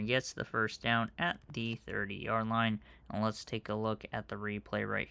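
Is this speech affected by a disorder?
No.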